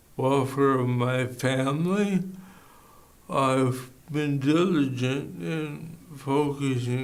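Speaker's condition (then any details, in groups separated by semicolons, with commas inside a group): ALS; bulbar onset, slurred speech first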